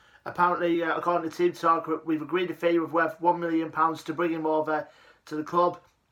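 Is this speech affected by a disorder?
No.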